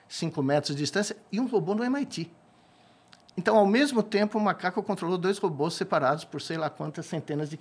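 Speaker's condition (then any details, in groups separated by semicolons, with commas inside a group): No condition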